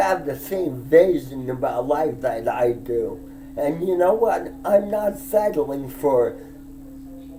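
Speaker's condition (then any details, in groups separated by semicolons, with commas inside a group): Disability with speech impediment; affects walking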